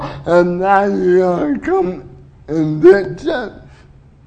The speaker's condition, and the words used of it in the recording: Cerebral palsy. Because my speech is a little bit unclear, okay?